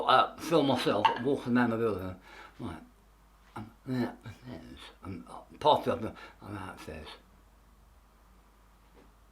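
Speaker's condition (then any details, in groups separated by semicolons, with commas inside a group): Tongue cancer; half tongue removed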